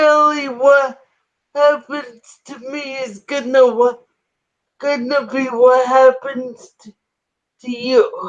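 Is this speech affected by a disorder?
Yes: spastic ataxic cerebral palsy.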